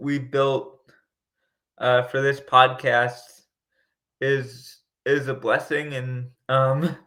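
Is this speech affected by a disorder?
Yes: cerebral palsy.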